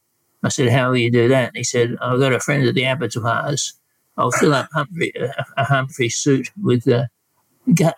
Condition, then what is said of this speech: Parkinson's disease. I you may notice that my voice is a little hesitant and lower volume.